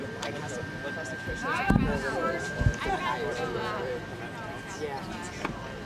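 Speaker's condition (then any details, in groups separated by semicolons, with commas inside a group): No condition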